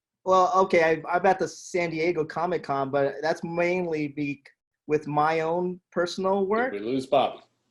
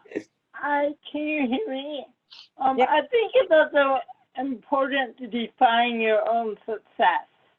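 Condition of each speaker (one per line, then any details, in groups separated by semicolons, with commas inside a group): No condition
Cerebral palsy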